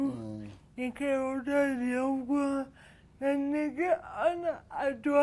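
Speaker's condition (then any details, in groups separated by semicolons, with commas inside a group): Cerebral palsy; speaks slowly, speaking effortful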